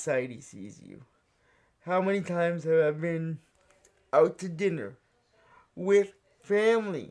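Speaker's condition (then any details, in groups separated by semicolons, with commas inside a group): Cerebral palsy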